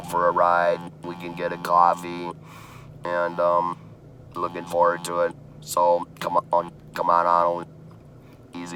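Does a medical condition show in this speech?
Yes: laryngectomy after laryngeal cancer.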